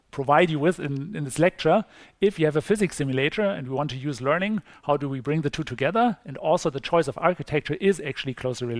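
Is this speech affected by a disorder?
No.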